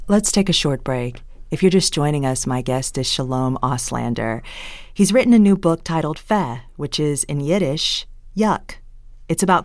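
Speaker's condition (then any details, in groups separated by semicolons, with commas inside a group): No condition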